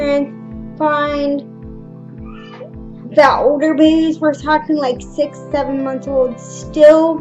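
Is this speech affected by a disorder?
Yes: cerebral palsy.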